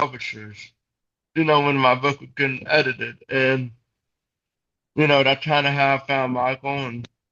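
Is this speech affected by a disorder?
Yes: cerebral palsy.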